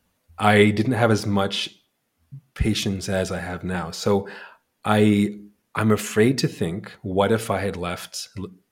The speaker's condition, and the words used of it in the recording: Stuttering. So I've always found that like a more musically driven sentence is slightly easier for me to read aloud.